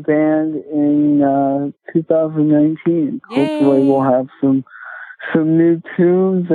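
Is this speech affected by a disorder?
Yes: cerebral palsy; speech affected.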